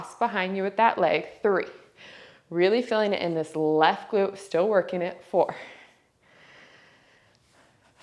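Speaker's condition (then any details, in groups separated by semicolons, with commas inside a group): No condition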